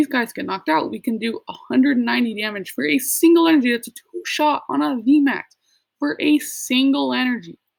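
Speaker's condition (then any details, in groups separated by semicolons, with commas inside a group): No condition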